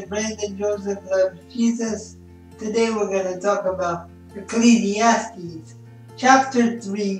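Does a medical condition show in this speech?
Yes: spastic cerebral palsy.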